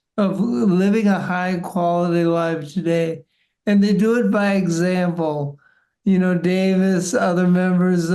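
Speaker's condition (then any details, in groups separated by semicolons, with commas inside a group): Parkinson's; deep brain stimulation, surgery four years after diagnosis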